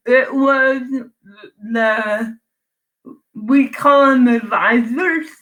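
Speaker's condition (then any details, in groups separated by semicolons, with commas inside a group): Cerebral palsy; from birth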